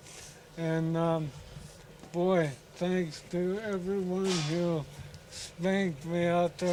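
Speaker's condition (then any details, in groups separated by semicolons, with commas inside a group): ALS, bulbar onset; voice onset, spread to hands; voice affected first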